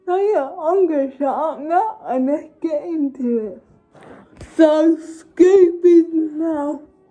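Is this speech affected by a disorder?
Yes: cerebral palsy.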